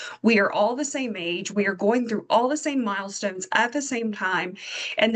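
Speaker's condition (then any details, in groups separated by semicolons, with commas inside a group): No condition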